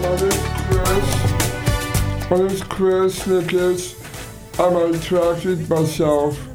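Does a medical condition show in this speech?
Yes: Down syndrome; congenital, two holes in heart, open heart surgery under 5 months, four major ear surgeries, small ear canals; 21 years old; speaks slowly so listeners can understand.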